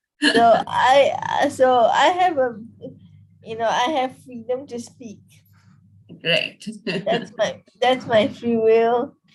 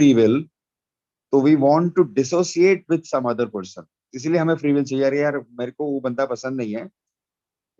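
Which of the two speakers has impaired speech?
The first: cerebral palsy; spastic quadriplegia, neonatal brain oxygen loss, premature birth.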